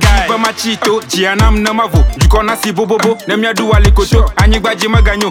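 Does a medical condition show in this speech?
No.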